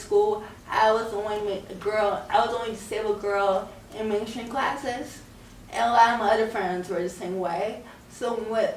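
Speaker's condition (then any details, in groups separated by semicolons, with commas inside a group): Cerebral palsy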